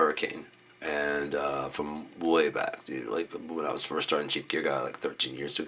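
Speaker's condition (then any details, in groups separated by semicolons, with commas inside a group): No condition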